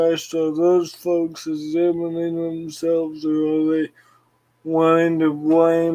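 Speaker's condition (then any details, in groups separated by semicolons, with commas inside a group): Cerebral palsy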